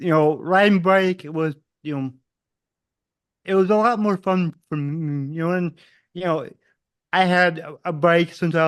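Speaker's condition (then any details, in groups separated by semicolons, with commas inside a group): Cerebral palsy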